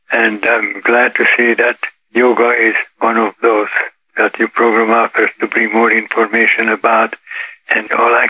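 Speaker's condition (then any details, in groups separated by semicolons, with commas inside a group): Parkinson's disease; symptoms reportedly undetectable by others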